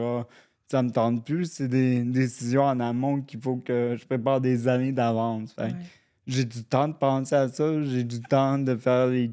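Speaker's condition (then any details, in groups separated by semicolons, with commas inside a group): Cerebral palsy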